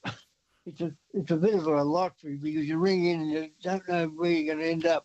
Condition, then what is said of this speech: Parkinson's disease. Oh, okay. Yeah, it might be my little problem that I have with the Parkinson's.